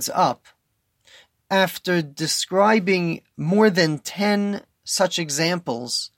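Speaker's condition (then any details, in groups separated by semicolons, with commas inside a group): No condition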